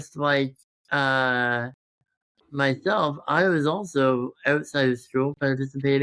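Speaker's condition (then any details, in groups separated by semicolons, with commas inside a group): Congenital muscular dystrophy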